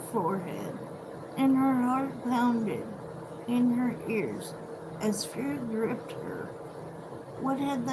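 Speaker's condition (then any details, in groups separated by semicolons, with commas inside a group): Cerebral palsy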